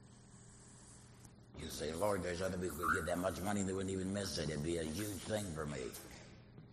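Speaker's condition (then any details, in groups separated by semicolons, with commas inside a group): Laryngectomy, voice prosthesis; liquid diet during treatment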